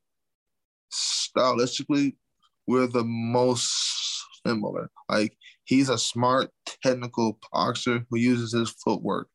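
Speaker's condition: Stuttering; not CTE, not caused by combat sports, father also stutters, age 31; speech called slurred by commenters, mistaken for CTE; prolonged sounds, blocks

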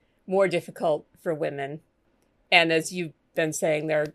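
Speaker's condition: No condition

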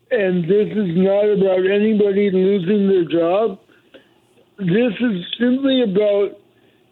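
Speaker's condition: Cerebral palsy; mobility declined since

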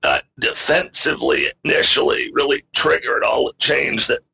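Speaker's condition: Spasmodic dysphonia; weakened voice

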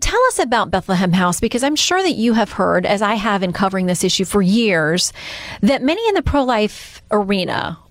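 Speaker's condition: No condition

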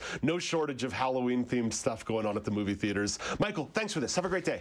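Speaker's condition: No condition

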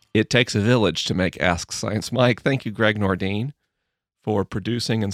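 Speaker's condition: No condition

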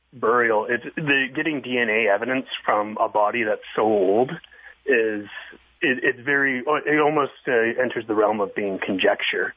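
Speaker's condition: No condition

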